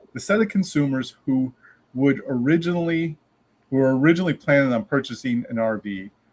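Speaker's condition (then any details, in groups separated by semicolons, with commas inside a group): No condition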